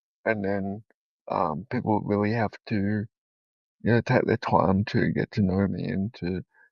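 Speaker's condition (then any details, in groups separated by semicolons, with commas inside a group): Cerebral palsy; present from birth, full-time power wheelchair user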